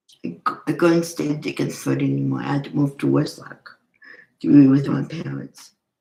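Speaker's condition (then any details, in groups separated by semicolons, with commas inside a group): Cerebral palsy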